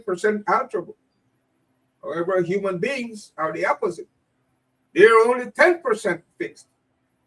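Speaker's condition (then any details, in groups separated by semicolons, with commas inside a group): No condition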